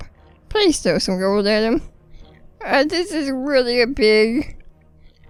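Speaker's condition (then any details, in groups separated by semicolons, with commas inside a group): Spinal muscular atrophy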